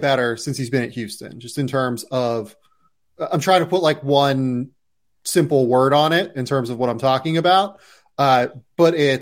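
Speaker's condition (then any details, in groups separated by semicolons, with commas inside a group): No condition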